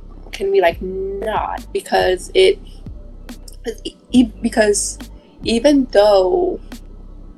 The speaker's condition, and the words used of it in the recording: Stuttering. It's like, no, my brain is just not wired the same.